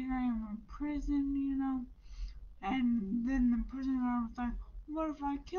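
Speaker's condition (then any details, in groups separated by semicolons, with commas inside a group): Brain injury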